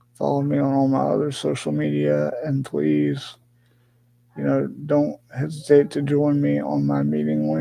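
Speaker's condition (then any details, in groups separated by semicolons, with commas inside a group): Cerebral palsy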